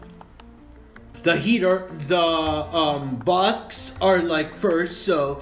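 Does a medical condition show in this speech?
No.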